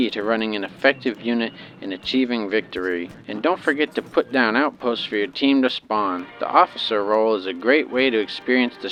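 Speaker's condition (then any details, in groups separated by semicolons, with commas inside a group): No condition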